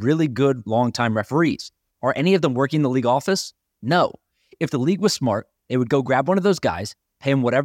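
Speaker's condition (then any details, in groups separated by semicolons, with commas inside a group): No condition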